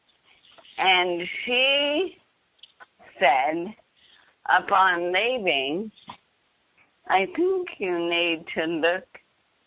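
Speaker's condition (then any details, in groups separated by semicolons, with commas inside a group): ALS, bulbar palsy; bulbar onset, tongue, Deanna protocol slowing progression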